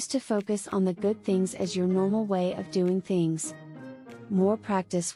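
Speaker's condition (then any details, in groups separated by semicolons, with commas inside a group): No condition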